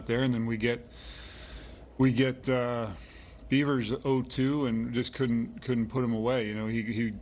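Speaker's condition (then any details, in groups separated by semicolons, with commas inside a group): No condition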